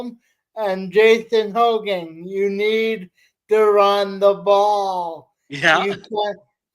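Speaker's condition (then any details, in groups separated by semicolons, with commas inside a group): Cerebral palsy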